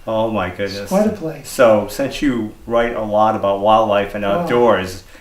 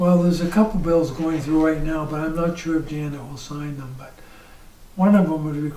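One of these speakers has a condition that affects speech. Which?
The second: ALS; diagnosed couple years ago, types with two fingers.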